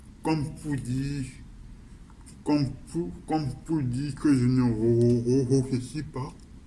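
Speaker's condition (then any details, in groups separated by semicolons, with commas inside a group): Cerebral palsy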